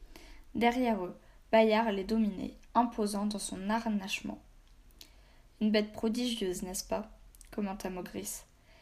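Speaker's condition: No condition

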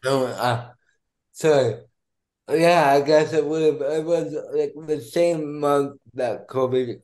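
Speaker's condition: Cerebral palsy; diagnosed at two months old

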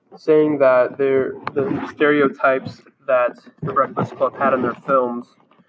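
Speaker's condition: No condition

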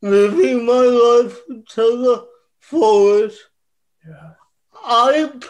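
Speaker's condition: Cerebral palsy; reported to make cerebral palsy stronger

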